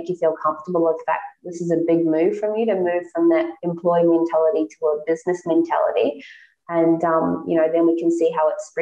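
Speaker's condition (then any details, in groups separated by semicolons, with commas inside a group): No condition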